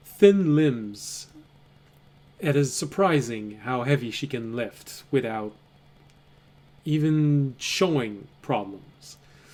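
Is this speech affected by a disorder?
No.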